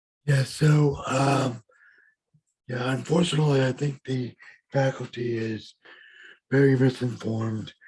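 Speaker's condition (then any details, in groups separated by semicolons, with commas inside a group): Cerebral palsy; needed speech and language therapy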